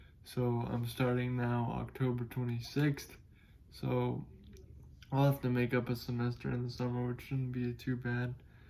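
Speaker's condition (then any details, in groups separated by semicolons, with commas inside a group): Cerebral palsy; able to speak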